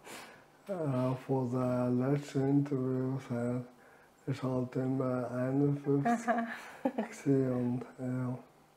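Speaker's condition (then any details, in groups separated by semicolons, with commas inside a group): Amyotrophic lateral sclerosis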